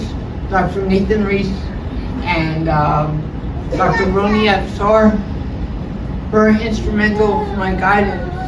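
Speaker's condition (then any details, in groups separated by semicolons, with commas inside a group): Cerebral palsy; with hearing loss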